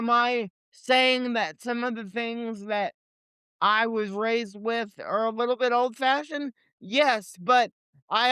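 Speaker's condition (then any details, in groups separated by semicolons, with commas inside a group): Cerebral palsy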